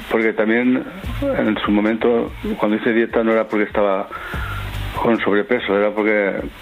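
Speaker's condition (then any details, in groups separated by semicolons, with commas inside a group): Parkinson's disease; taking Parkinson's medication, medication possibly contributing to weight gain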